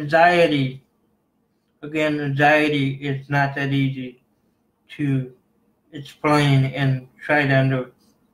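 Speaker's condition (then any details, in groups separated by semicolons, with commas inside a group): Cerebral palsy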